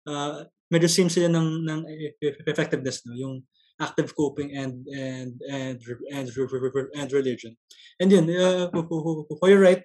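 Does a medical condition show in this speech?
Yes: stuttering; stutter since early childhood, noticed on entering grade school; ongoing stutter, actively coping through Toastmasters public speaking club and speech contests; broken, choppy non-fluent speech, dreads answering strangers like jeepney drivers, public communication affected; here repeated sounds, repeated words.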